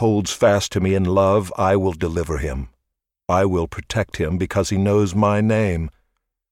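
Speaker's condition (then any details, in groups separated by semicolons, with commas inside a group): No condition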